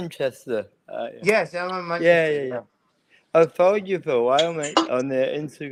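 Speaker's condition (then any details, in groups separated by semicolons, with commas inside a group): Cerebral palsy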